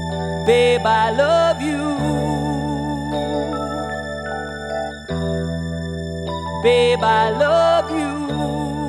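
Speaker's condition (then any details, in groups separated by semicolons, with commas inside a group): No condition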